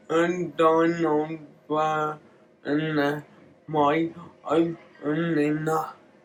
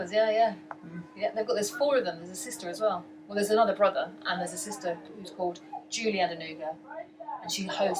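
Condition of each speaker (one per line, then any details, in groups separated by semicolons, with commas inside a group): Cerebral palsy
No condition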